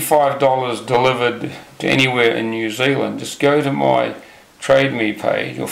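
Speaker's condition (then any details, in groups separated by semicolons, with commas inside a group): No condition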